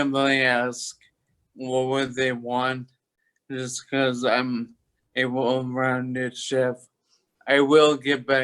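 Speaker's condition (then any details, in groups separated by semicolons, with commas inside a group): Toxic leukoencephalopathy, locked-in syndrome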